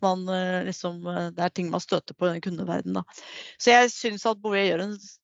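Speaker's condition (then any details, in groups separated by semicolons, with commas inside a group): No condition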